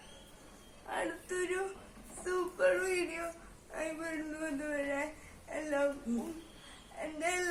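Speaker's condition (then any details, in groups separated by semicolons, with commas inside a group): Cerebral palsy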